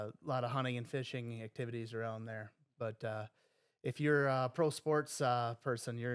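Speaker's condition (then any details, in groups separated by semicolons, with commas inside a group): No condition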